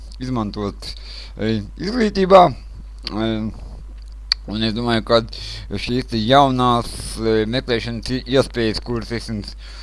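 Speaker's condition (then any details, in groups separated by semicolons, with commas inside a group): Cerebral palsy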